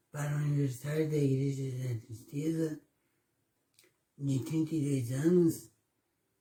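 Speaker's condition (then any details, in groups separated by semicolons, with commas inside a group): Cerebellar ataxia; degenerative hereditary form; diagnosed nine years ago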